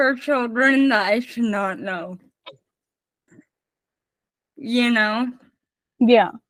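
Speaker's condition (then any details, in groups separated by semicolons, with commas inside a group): Spastic cerebral palsy, mixed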